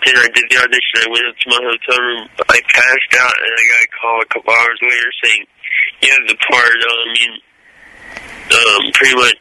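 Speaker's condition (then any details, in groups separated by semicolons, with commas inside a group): Cerebral palsy, mild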